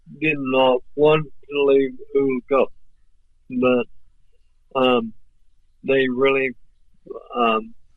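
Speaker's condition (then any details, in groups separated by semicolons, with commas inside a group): ALS; voice off but clear and understandable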